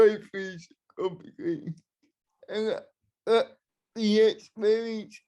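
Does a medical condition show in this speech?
Yes: cerebral palsy, spastic and dyskinetic.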